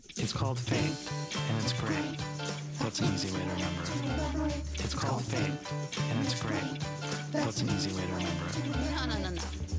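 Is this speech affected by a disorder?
No.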